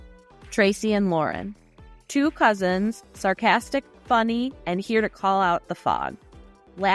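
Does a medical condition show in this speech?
No.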